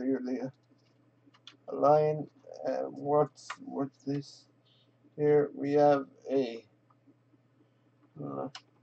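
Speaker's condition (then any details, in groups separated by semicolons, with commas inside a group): Quadriplegic cerebral palsy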